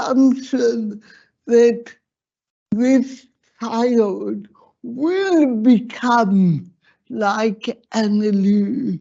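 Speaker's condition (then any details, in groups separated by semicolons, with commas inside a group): Slurred speech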